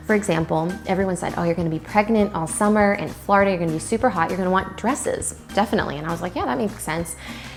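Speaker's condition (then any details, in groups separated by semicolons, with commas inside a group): No condition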